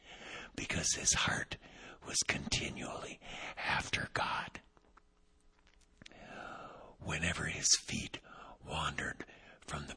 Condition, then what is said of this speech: Vocal cord paralysis. Well, as you can tell, I still don't have my voice back.